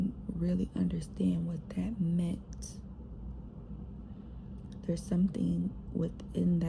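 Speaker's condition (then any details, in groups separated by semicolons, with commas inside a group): No condition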